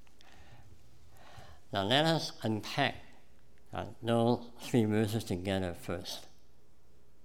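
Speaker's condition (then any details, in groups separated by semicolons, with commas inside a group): Cleft palate; congenital cleft palate, present from birth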